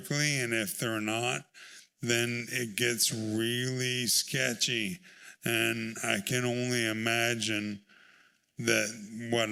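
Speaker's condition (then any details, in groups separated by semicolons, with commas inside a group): ALS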